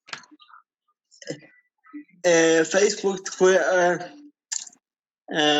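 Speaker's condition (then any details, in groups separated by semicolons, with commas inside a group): Cerebral palsy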